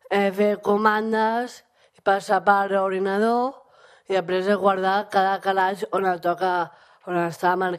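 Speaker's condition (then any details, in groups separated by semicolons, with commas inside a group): Down syndrome; adult aged 34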